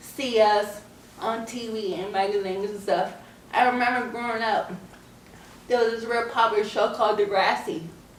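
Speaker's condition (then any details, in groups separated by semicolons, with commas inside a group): Cerebral palsy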